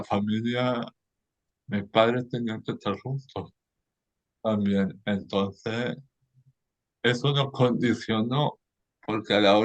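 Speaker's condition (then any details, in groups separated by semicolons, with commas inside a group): Cerebral palsy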